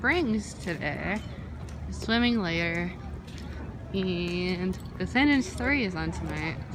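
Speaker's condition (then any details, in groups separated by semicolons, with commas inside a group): No condition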